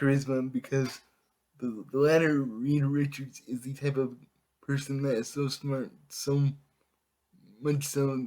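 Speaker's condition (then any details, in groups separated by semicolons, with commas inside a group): Cerebral palsy; affects all muscles; able to speak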